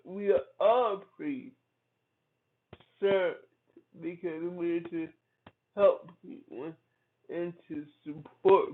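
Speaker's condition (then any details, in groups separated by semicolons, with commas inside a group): Cerebral palsy; from birth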